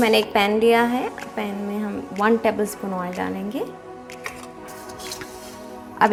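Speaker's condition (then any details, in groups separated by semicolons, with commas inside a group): No condition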